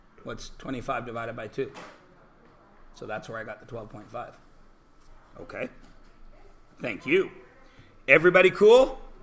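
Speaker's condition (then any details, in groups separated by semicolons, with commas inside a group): No condition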